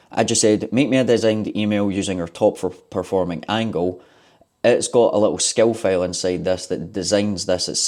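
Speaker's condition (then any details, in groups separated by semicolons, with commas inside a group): No condition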